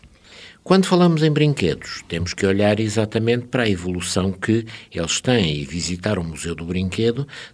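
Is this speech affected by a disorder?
No.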